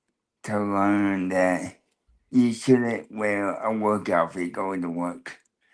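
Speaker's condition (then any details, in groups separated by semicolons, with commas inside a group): Cerebral palsy, spastic quadriplegia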